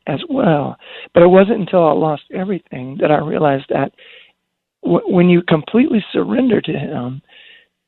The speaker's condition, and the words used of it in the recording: Spasmodic dysphonia. My voice doesn't work and it hasn't gotten any better. In fact, it's probably gotten about a little bit worse, but it stays close to the same.